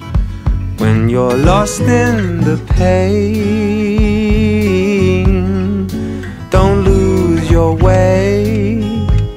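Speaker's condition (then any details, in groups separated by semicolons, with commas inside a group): No condition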